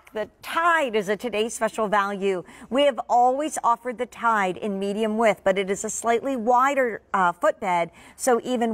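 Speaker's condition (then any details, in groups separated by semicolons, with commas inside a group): No condition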